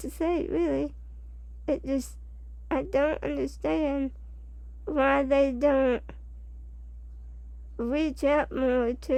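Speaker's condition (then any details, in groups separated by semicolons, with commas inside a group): Spinal muscular atrophy type 2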